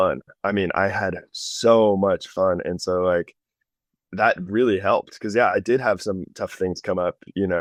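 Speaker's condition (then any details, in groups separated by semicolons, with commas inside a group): No condition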